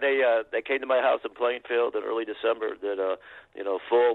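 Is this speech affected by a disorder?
No.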